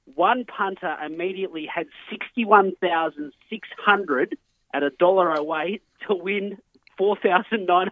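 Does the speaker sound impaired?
No.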